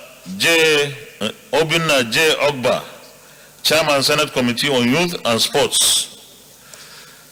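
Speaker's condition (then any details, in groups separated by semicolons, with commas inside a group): No condition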